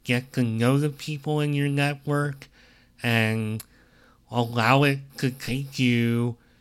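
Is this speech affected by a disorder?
Yes: cleft lip and palate; congenital cleft lip and palate, present since birth.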